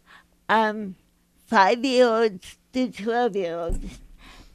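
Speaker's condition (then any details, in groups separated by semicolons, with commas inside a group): Mild cerebral palsy; mild cerebral palsy affecting speech; hard to understand initially, listeners must listen closely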